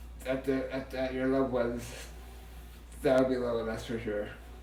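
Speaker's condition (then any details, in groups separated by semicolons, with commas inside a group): Muscular dystrophy, Duchenne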